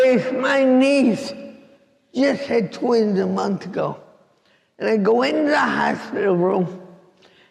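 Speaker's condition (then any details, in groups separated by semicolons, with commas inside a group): Cerebral palsy; affects walking and speech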